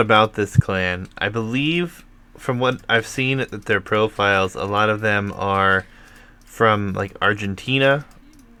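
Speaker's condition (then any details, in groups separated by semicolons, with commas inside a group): No condition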